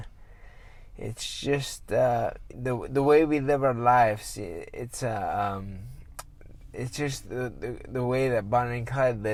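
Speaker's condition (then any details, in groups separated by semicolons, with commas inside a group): Traumatic brain injury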